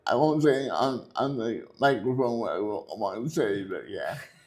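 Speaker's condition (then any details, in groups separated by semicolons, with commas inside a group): Cerebral palsy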